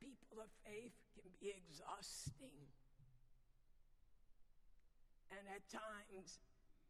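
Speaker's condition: Vocal dysphonia; vocal dysphonia diagnosed

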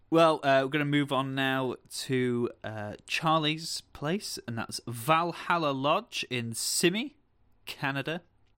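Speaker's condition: No condition

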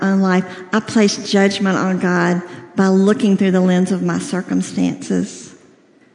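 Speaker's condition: Cleft lip and palate, severe

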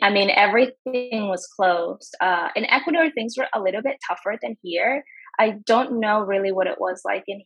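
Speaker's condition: No condition

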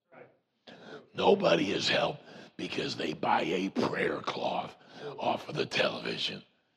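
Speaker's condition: Voice box removal needed; vocal cord cancer, prior chemo and radiation, 35 treatments over about seven weeks; voice box removal advised, saw doctor for more details; voice self-described as Batman voice, expects R2-D2-like voice after removal

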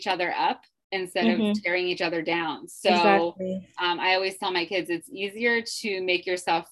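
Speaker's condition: No condition

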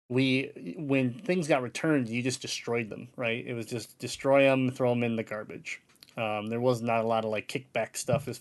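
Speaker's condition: Cleft palate; congenital cleft palate

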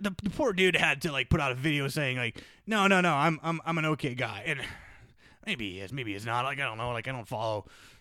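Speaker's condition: No condition

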